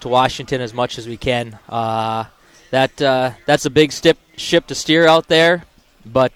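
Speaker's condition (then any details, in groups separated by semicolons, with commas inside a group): No condition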